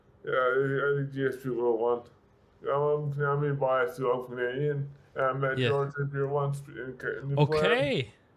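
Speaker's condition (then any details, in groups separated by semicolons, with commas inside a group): Severe brain injury; speech affected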